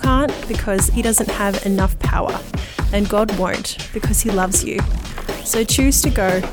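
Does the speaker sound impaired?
No.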